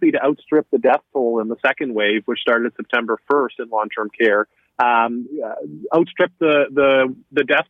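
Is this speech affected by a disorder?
No.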